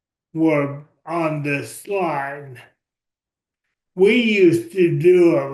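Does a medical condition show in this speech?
Yes: ALS.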